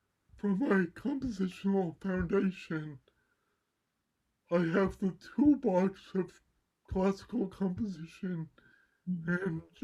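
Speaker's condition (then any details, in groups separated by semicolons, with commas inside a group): Cerebral palsy; mild left side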